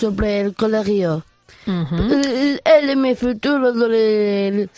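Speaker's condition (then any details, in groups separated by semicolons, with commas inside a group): Down syndrome; congenital, extra chromosome 21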